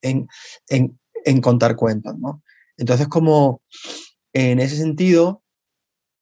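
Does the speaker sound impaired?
Yes: stuttering; lifelong stuttering, long hidden with many fillers, staying quiet, avoiding speaking; stuttering accepted, still a constant daily struggle; rarely stutters when storytelling, anticipating stuttering triggers it, long used many fillers to hide it; here repeated words, prolonged sounds.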